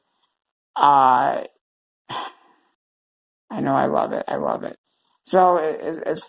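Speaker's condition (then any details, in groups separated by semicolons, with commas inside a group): Cerebral palsy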